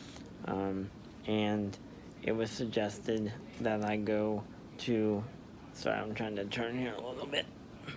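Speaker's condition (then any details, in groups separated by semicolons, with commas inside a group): Spastic diplegia cerebral palsy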